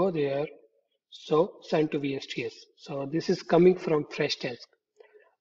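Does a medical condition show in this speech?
No.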